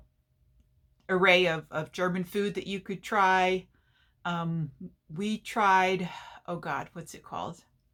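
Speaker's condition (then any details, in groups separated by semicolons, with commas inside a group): No condition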